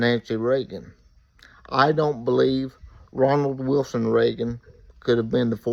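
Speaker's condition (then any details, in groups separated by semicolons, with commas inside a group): Cerebral palsy; reports speaking clearly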